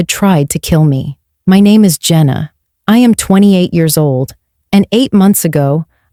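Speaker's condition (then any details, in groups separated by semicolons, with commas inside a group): No condition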